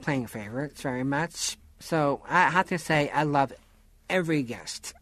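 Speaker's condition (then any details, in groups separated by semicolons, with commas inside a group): Down syndrome; disability since childhood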